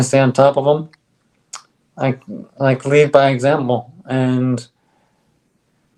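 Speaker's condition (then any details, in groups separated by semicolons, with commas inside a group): ALS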